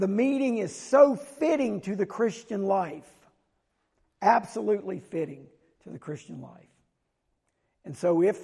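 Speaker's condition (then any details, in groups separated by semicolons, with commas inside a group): No condition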